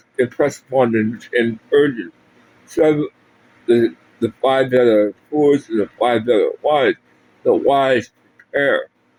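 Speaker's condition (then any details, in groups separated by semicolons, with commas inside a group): Parkinson's; speech impediment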